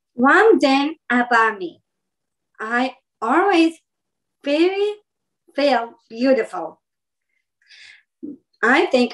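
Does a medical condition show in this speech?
Yes: Down syndrome; extra chromosome.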